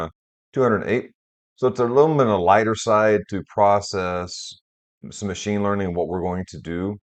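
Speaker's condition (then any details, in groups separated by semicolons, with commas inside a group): No condition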